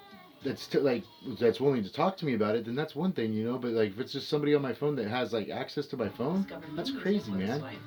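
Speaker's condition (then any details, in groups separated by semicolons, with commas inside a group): No condition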